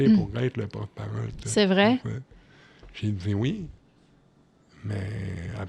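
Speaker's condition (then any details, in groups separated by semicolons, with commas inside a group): Cerebral palsy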